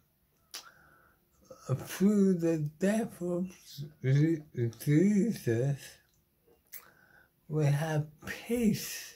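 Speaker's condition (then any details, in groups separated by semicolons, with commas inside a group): Motor neuron disease; terminal; body failing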